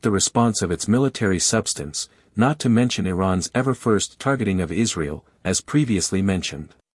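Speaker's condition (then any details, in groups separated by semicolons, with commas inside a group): No condition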